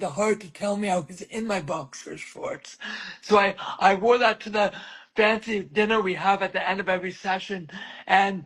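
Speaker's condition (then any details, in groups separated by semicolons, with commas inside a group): Cerebral palsy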